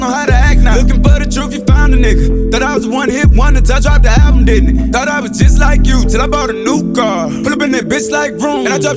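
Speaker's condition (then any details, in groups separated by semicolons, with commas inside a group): No condition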